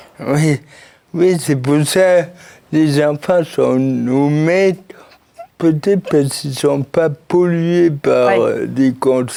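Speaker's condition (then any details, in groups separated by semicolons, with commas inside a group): Cerebral palsy; since birth, birth injury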